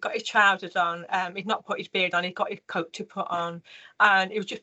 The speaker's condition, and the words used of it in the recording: Deafness. I've not quite got that full moment, if that makes sense.